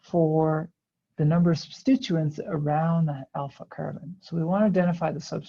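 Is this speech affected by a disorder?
No.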